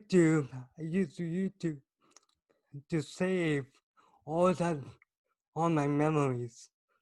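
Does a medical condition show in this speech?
Yes: cerebral palsy.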